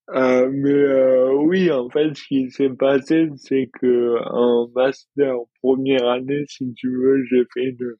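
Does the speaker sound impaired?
Yes: dystonia; rare neurological dystonia, onset in childhood.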